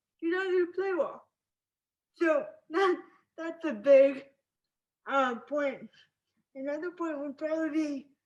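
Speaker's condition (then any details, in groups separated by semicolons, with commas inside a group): Spastic cerebral palsy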